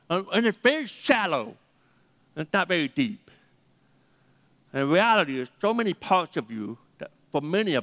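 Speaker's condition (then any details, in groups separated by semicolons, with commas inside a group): Deafness; needs names repeated several times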